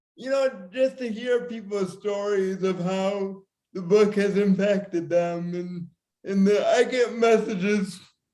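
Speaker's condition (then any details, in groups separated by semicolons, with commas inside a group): Cerebral palsy, severe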